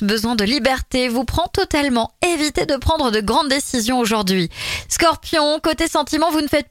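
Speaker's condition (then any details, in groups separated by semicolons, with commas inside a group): No condition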